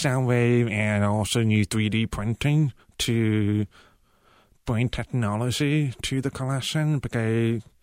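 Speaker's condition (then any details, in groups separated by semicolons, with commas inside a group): Profound deafness; now hears sounds such as rain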